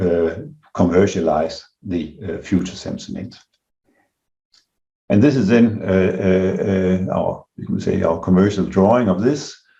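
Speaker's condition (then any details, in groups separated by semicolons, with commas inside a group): No condition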